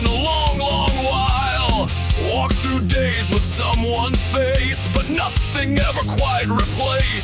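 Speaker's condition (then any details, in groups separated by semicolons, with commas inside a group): No condition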